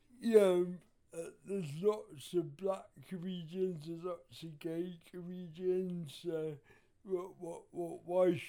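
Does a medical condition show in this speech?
Yes: cerebral palsy; wheelchair user.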